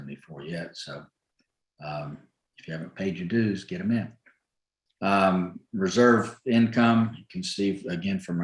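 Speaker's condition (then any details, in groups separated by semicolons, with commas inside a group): No condition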